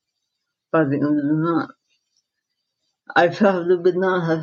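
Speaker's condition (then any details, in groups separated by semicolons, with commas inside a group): Dystonia, secondary to encephalitis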